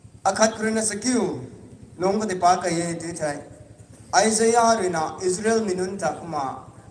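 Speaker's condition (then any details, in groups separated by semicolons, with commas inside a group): No condition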